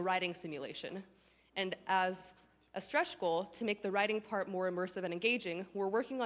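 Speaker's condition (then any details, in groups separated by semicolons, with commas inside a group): No condition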